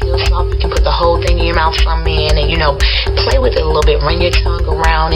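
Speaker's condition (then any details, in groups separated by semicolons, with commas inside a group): No condition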